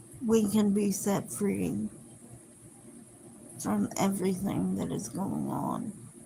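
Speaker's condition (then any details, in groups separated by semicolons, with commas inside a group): Cerebral palsy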